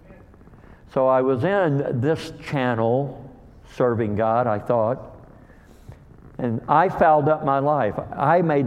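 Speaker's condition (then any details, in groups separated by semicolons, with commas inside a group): Cleft lip and palate; called hair lip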